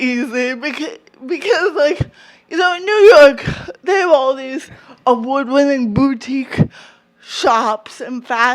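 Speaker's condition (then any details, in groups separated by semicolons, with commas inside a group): Cerebral palsy; atypical voice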